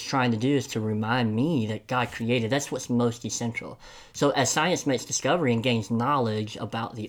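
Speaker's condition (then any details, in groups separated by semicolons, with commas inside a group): Cleft lip and palate; congenital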